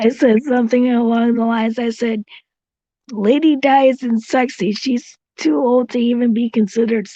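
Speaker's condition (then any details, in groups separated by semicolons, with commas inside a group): Cerebral palsy; tracheotomy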